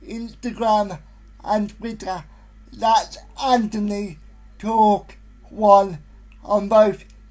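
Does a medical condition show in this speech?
Yes: spastic quadriplegic cerebral palsy, severe; able to communicate, stutters a lot, worse when distracted by several things.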